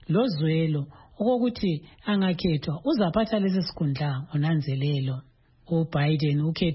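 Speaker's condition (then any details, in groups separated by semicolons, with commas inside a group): No condition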